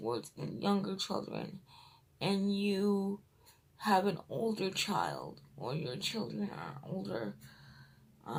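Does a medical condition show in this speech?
Yes: cerebral palsy, triplegia.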